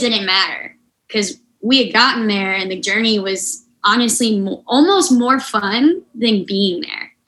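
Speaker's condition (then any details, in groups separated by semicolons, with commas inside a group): Unilateral cleft lip and palate, severe; final surgery in high school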